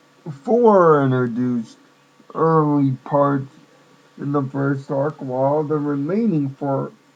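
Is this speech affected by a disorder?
Yes: cerebral palsy.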